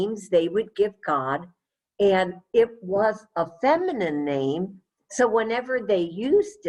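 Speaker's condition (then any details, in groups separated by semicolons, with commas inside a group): No condition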